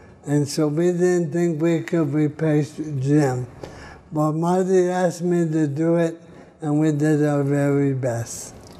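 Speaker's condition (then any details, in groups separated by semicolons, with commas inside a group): ALS (Lou Gehrig's disease)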